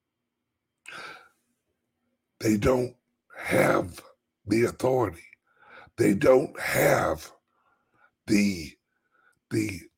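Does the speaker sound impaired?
Yes: chronic voice problem; constant dry throat, urge to clear throat, stiff voice box loosening, easier when louder.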